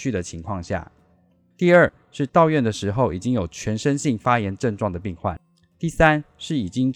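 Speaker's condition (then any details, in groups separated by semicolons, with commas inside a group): No condition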